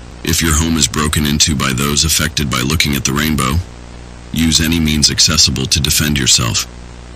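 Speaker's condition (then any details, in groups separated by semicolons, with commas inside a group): No condition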